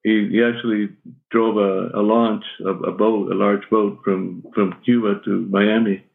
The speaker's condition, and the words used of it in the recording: Parkinson's disease. Excuse me, if I stumble on my words, I have Parkinson's, and sometimes it makes you shake and makes your voice kind of shaky.